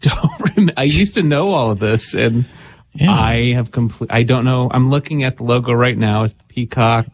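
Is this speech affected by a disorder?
No.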